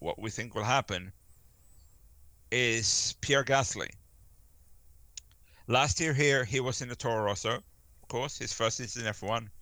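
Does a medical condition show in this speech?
No.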